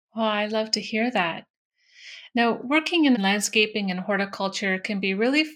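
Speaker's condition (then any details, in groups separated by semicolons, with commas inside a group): No condition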